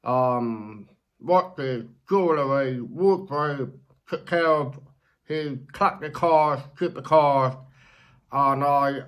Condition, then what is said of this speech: Deafness. He's a deaf candidate who works in the private sector, but his speech is absolutely incredible for a deaf person.